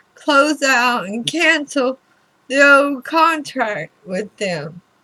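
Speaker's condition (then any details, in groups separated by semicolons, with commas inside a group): Throat cancer radiation damage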